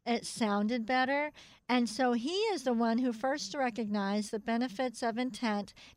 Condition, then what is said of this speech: Cleft palate. I really have to concentrate on making my speech clear enough.